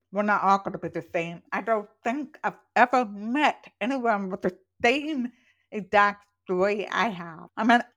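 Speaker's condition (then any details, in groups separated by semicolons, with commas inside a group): Profoundly deaf, congenital; born profoundly deaf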